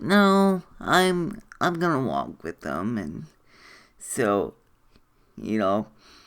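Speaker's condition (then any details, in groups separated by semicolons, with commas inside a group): Cerebral palsy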